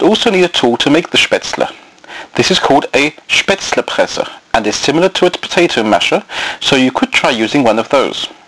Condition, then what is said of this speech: No condition.